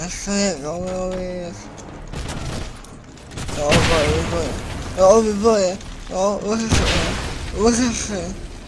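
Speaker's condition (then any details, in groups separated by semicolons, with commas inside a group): Cerebral palsy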